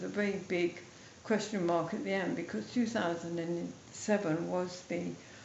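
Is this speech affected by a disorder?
Yes: MND, mild; speech slightly affected.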